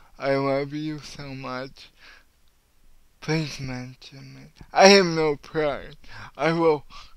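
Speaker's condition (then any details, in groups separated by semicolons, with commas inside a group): Cerebral palsy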